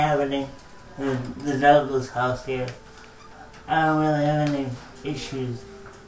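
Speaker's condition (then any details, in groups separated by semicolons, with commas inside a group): Brain injury; wheelchair; wheelchair since age 17; soft voice, speech impediment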